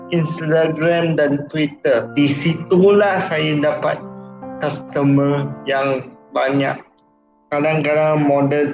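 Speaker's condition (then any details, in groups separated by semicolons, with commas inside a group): Cerebral palsy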